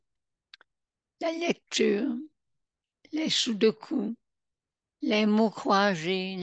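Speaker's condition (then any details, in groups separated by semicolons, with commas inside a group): Parkinson's disease; began with one-hand tremor; about 16 years since diagnosis, symptoms 22 years earlier; vocal cords may fail, some difficulty expressing herself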